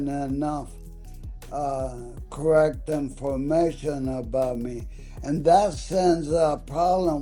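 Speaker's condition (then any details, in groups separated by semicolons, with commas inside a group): ALS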